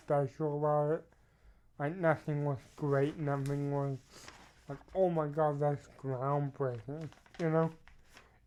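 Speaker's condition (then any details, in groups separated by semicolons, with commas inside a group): Cerebral palsy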